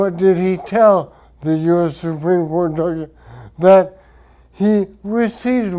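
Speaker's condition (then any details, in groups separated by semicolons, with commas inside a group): Traumatic brain injury; speech affected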